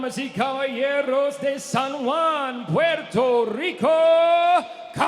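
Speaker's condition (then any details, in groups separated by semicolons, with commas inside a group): No condition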